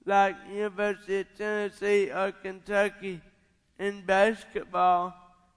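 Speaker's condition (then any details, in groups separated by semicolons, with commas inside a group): Cerebral palsy; lifelong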